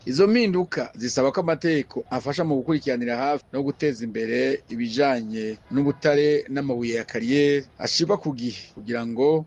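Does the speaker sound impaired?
No.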